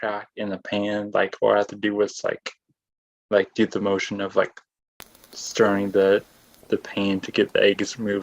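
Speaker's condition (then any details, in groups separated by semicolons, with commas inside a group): Cerebral palsy; caused by brain fluid pockets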